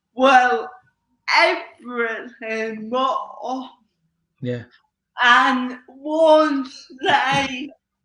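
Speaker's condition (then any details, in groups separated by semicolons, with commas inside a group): Cerebral palsy; slow speech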